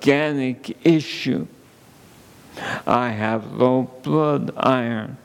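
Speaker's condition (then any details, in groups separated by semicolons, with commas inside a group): ALS; under neurologist care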